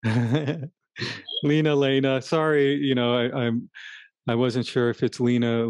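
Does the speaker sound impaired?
No.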